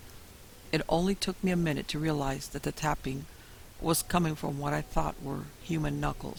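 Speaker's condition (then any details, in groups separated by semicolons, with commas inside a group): No condition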